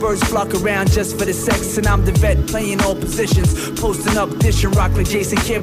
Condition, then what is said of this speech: No condition.